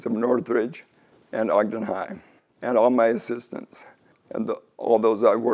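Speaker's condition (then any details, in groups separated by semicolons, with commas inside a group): ALS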